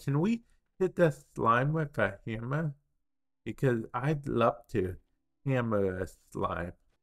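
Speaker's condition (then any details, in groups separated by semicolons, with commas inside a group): Cerebral palsy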